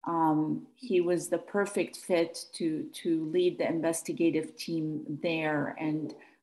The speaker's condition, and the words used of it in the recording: No condition.